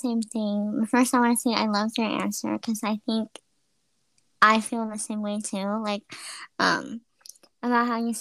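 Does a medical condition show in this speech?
Yes: cleft lip and palate.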